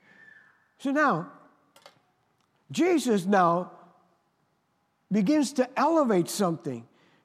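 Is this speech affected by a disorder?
No.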